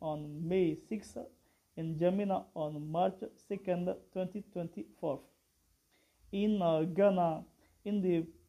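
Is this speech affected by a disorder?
No.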